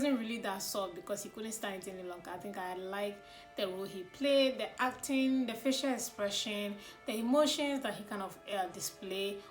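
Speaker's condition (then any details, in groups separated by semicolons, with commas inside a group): No condition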